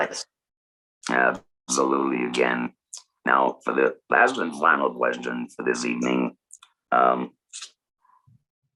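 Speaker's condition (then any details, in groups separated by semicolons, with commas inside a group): Total laryngectomy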